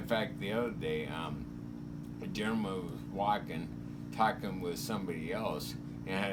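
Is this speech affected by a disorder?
Yes: Parkinson's; about seven years since onset, gait difficulty, stem cell treatment; speech difficulty, stumbles on words, reportedly better after treatment.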